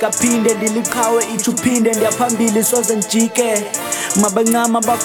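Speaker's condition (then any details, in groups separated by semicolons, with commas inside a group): No condition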